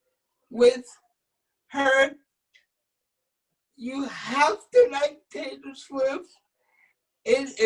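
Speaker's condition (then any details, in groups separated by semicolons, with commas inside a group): Cerebral palsy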